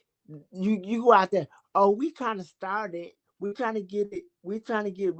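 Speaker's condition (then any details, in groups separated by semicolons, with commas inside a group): Cerebral palsy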